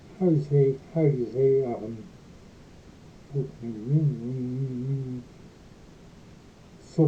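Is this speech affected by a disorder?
Yes: multiple sclerosis; 14 years since onset, mostly improved, cognitive and memory problems; talks like a drunk person.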